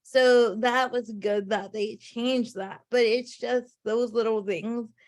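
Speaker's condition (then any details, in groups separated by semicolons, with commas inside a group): Cerebral palsy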